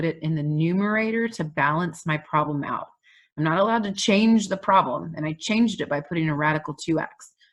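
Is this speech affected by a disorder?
No.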